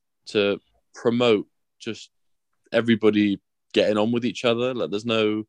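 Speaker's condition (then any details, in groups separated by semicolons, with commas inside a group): No condition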